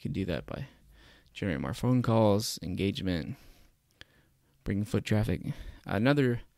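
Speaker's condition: No condition

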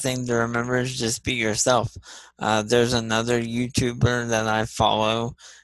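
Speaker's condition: Spastic cerebral palsy; multi-handicap class

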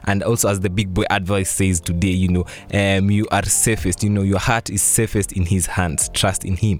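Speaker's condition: No condition

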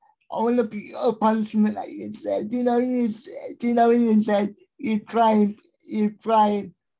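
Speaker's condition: Spastic quadriplegic cerebral palsy; told would never verbally communicate, later began speaking

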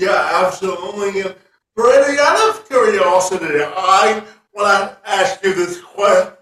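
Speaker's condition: Cerebral palsy, spastic quadriplegia; words sometimes lag behind thoughts

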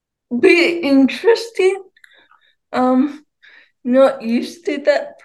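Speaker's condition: Cerebral palsy, ataxia; mostly uses wheelchair

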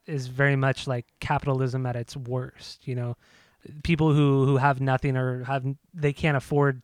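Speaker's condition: No condition

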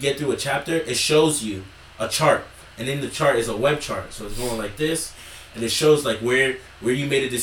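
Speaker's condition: No condition

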